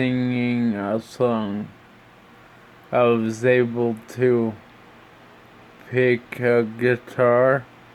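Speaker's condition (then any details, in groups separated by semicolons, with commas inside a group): Brain injury (brain shearing); tracheostomy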